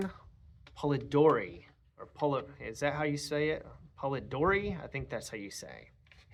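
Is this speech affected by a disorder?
No.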